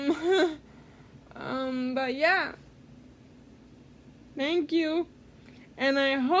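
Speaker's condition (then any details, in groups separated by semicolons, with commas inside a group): Cerebral palsy; speech therapy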